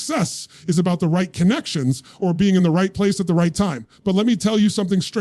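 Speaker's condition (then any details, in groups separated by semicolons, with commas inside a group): No condition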